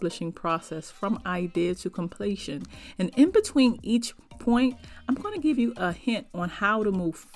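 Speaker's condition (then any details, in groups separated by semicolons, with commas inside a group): No condition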